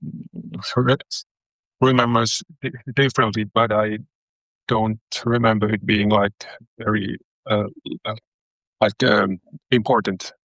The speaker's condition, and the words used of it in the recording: Stuttering. So my case is not the most like severe, but it's bad enough that it's in your mind all